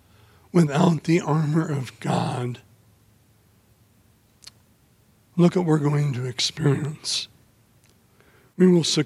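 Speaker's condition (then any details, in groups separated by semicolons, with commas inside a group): ALS; voice problem of unclear cause, first diagnosed as ALS, Lou Gehrig's disease; voice affected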